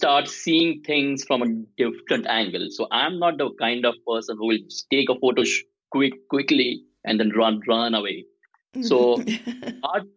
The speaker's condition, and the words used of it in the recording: Stuttering. I just like to say I'm a person who stutters, so I may block on some words or repeat sounds.